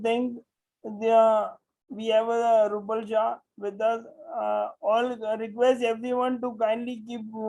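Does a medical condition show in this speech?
Yes: motor neurone disease; voice strong and loud.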